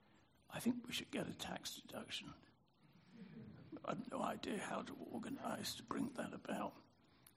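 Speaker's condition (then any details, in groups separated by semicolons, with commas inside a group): Spasmodic dysphonia; easier with use but tires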